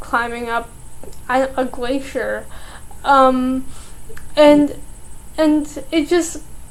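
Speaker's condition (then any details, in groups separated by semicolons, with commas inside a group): Cerebral palsy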